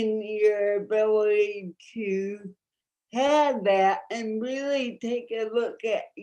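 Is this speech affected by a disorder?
Yes: cerebral palsy.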